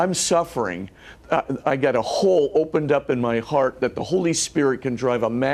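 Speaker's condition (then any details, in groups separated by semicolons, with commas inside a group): No condition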